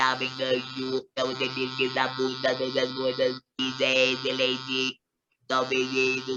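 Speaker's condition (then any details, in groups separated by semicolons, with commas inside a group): Total laryngectomy, electrolarynx; total laryngectomy, head and neck cancer; communicates with electrolarynx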